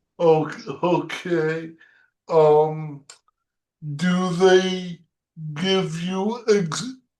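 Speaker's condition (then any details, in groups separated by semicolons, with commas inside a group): Cerebral palsy; present from birth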